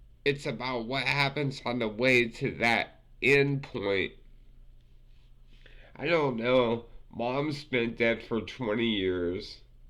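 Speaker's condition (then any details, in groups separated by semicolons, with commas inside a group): Multiple sclerosis; affects fingers; about 20 years since diagnosis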